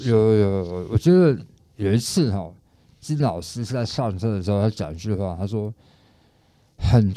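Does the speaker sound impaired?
Yes: tongue cancer, stage 4 tongue cancer and parotid cancer; stage four tongue cancer, recovered; daily pronunciation practice after recovery, now speaks clearly, called a miracle by others.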